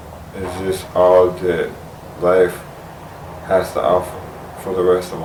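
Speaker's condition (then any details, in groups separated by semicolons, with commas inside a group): ALS; speech progressively lost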